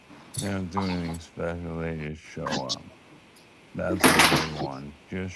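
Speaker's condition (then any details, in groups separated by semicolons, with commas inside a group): ALS; first symptom in one hand, likely bulbar form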